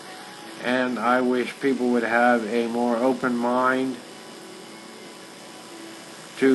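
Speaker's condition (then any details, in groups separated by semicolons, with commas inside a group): ALS; acupuncture, interactive metronome, about 2.5 years before diagnosis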